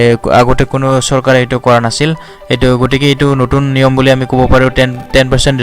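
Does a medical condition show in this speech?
No.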